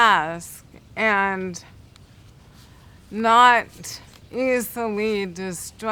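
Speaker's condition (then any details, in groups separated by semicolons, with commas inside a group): Cerebral palsy; affects speech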